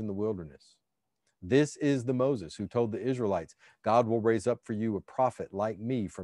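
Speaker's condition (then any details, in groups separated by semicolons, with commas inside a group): No condition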